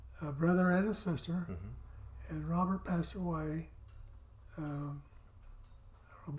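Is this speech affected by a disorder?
Yes: Parkinson's; affects voice.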